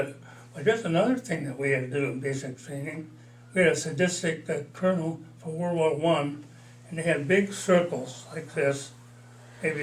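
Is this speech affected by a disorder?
Yes: Parkinson's disease; mild, about four years.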